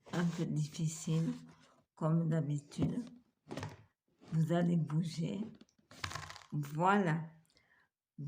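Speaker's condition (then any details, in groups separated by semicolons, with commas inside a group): Multiple sclerosis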